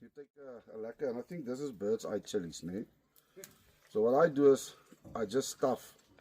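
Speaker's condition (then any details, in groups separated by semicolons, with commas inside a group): No condition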